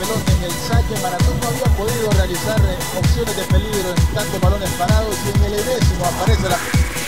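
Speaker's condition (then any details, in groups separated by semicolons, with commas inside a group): No condition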